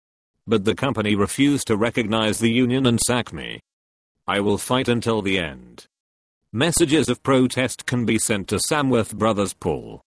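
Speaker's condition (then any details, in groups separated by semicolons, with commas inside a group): No condition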